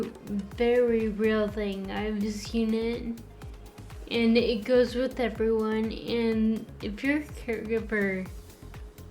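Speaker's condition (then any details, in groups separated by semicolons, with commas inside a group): Friedreich's ataxia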